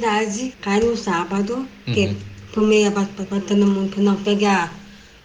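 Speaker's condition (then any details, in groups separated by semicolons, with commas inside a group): Down syndrome; also called T21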